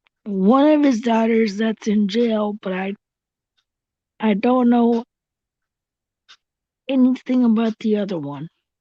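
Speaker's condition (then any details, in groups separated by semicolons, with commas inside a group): Cerebral palsy; tracheotomy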